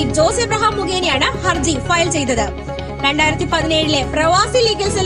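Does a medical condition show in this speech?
No.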